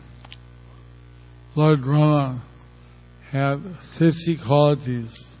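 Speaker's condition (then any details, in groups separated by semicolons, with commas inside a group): Stroke; stroke a little over a year ago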